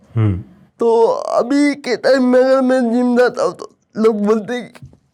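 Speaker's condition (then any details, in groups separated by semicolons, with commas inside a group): Cerebral palsy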